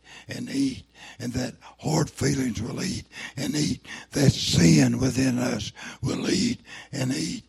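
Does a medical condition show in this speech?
Yes: throat cancer, lost vocal cord.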